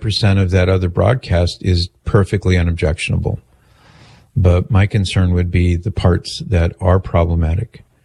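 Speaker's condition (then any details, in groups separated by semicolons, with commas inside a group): No condition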